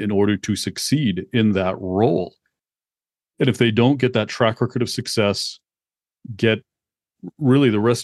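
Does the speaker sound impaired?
No.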